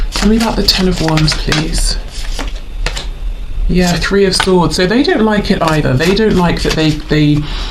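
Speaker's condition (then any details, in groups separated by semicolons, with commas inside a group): No condition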